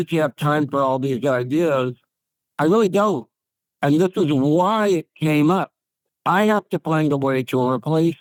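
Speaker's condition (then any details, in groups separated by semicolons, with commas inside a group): ALS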